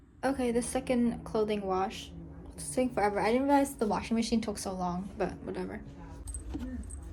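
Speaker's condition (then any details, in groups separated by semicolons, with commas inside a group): No condition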